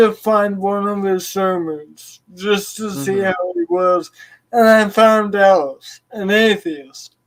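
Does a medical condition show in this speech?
Yes: cerebral palsy.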